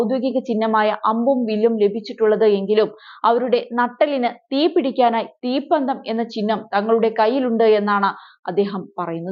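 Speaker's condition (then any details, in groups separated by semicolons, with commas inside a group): No condition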